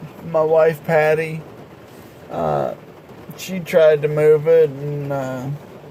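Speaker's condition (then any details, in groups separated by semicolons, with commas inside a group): Multiple sclerosis; relapsing-remitting, now progressive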